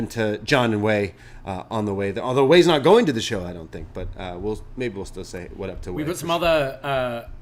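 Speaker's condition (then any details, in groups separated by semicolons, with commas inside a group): No condition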